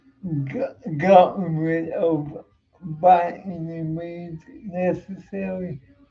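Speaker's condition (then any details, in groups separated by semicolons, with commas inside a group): Cerebral palsy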